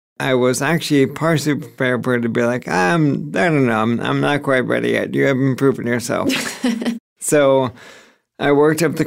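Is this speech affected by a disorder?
Yes: ALS; onset with left hand weakness, cramping using a pen, diagnosed at 36, progressive motor neuron degeneration.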